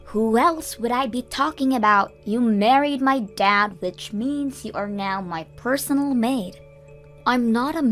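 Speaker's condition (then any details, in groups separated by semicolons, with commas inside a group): No condition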